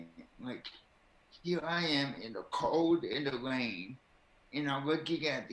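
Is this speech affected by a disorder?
Yes: cerebral palsy.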